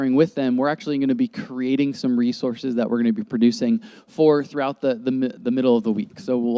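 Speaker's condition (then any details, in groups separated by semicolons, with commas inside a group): No condition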